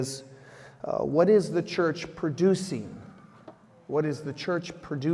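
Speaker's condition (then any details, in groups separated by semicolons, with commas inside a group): No condition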